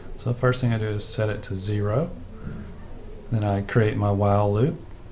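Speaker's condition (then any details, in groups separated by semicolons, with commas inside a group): No condition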